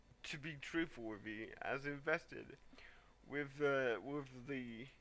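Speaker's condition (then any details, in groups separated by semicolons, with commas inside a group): Cerebral palsy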